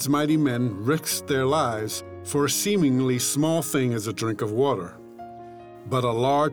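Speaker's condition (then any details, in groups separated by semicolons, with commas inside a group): No condition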